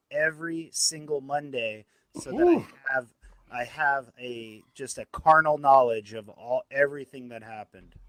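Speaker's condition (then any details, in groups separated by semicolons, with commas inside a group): No condition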